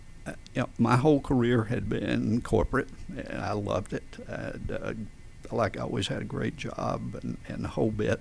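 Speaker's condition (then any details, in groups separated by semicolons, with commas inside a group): Spasmodic dysphonia; no known cause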